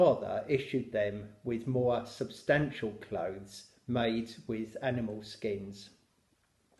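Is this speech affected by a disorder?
No.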